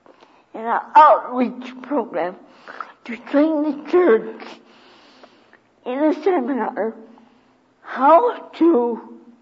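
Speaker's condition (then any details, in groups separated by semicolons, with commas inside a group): Cerebral palsy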